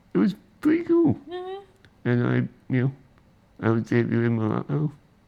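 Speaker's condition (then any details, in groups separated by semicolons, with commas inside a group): Spinal muscular atrophy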